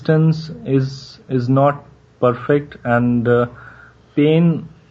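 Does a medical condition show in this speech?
Yes: stuttering; fluency-focused approach earlier, six months of bouncing and open disclosure at schools with Samagra NGO; stuttering modification, voluntary stuttering with bounces, learned through Samagra and Dr. Sachin; variable stuttering, blocks incl. silent blocks, mild in interview, more stuttering formerly when avoiding; here repeated words, prolonged sounds.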